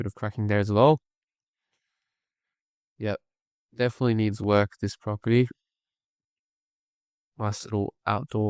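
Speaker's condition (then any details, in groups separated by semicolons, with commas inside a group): No condition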